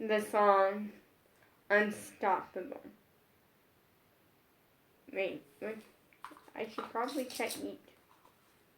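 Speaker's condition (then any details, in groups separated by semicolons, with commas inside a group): Brain injury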